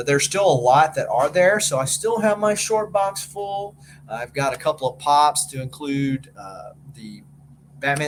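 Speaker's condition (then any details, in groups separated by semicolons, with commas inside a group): No condition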